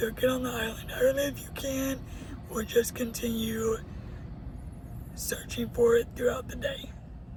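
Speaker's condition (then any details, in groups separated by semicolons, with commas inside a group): Cerebral palsy; uses a wheelchair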